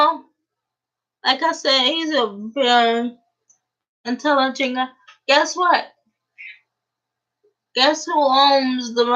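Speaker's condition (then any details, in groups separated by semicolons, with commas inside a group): Cerebral palsy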